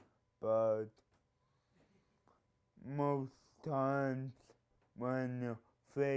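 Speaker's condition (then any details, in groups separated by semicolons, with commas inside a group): Cerebral palsy; speech impediment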